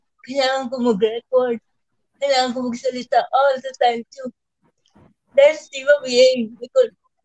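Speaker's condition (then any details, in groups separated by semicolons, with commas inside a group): Cerebral palsy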